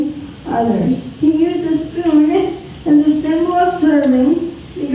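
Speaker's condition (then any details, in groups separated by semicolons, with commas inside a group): Spastic quadriplegic cerebral palsy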